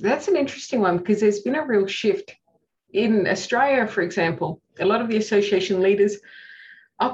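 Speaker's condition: No condition

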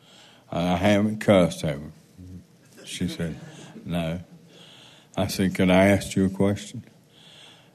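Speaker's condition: Parkinson's

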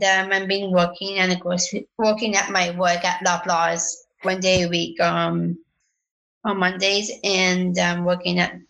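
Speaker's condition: Down syndrome; adult woman

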